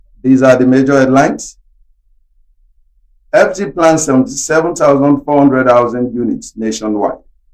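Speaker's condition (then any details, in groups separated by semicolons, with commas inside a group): No condition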